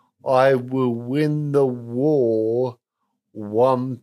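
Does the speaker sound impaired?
Yes: cerebral palsy, moderate; spastic, self-described middle range, delivery complications at birth, diagnosed in childhood; talks a bit funny.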